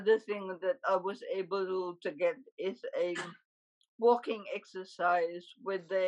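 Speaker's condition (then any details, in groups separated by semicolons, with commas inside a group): Huntington's disease; confirmed by genetic test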